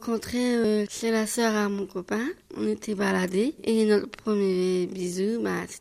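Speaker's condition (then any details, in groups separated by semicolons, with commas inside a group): Down syndrome; trisomy 21, woman aged 27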